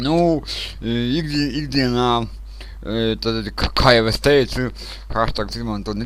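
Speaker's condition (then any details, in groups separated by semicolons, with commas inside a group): Cerebral palsy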